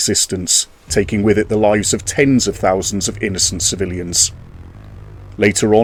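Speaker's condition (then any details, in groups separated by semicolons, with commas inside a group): No condition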